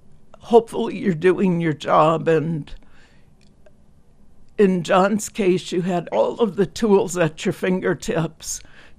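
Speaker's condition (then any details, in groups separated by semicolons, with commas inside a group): Spasmodic dysphonia; vocal cord tremor; strained voice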